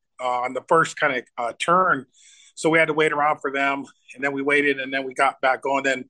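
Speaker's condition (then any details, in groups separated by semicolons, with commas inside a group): No condition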